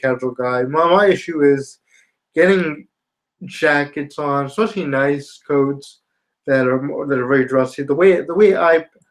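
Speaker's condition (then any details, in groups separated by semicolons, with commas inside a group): Spastic quadriplegia cerebral palsy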